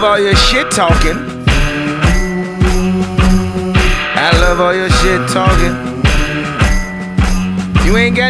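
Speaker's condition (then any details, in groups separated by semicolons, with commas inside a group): No condition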